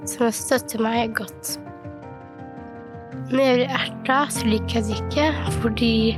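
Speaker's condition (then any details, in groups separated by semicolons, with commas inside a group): Down syndrome; chromosomal cause, needs more time to learn, age 15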